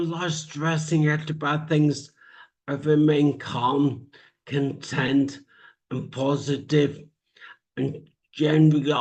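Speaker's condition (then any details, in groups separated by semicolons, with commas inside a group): Traumatic brain injury; speech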